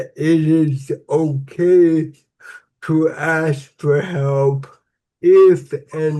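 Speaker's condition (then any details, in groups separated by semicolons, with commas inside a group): Cerebral palsy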